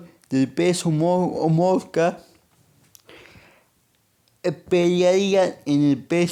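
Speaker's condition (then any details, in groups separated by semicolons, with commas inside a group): Cerebral palsy; monthly medication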